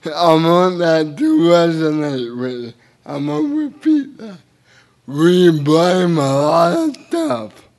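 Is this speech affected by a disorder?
Yes: cerebral palsy; a little difficult.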